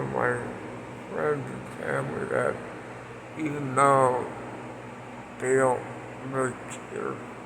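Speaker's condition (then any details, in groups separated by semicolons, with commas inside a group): Parkinson's; speech impediment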